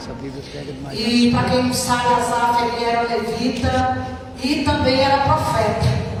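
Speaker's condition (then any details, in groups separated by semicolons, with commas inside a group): No condition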